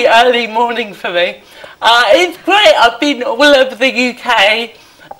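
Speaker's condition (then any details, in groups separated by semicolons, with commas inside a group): Cerebral palsy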